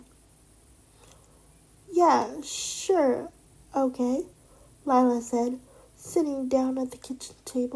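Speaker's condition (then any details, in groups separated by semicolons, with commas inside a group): Cerebral palsy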